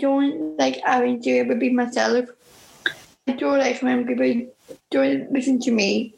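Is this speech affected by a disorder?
Yes: Down syndrome; speech and language therapy growing up; attends communication groups run by speech and language therapists; communication sometimes breaks down, uses alternative ways to get message across.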